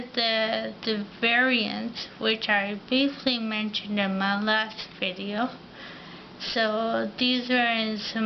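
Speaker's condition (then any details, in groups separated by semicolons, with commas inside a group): Ataxia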